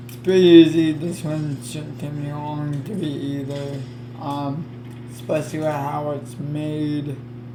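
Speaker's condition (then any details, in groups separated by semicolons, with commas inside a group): Cerebral palsy; affects legs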